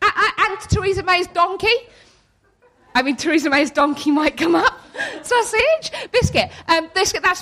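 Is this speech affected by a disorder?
Yes: Tourette's syndrome; neurological, involuntary movements, noises, several daily seizure-like episodes losing body, speech control, support worker; frequent vocal tics throughout talk; vocal tics interrupting speech, sausage, hedgehog, involuntary swearing and obscene phrases.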